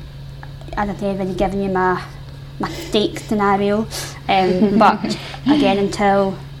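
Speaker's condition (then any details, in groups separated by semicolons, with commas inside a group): Isolated cleft palate; noticeable speech difference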